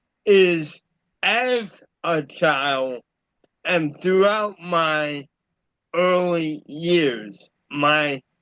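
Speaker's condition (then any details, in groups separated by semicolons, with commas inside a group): Cerebral palsy; about a year after a stroke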